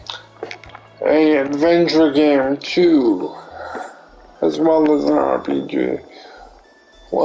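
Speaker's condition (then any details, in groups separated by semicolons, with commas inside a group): Cerebral palsy; affects limbs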